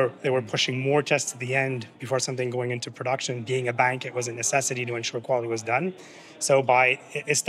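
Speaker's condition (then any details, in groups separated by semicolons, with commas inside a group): No condition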